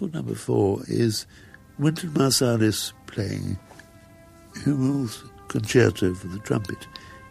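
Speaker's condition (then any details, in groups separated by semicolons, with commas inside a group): Muscular dystrophy; progressive, wheelchair user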